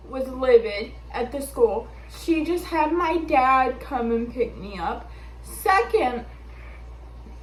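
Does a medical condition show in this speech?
Yes: cerebral palsy; affects balance.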